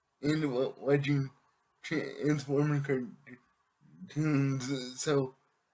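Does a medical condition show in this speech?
Yes: cerebral palsy; able to speak.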